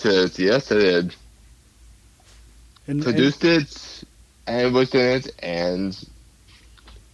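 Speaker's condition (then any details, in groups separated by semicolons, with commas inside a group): Cerebral palsy; cerebral palsy from birth, lifelong, affects speech and physical abilities; hard for others to understand at first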